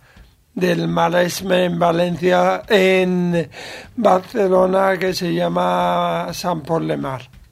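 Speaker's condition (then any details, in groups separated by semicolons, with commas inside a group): Cerebral palsy; present from birth, brain damage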